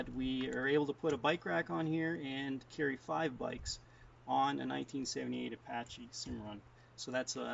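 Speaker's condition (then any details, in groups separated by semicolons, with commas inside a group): No condition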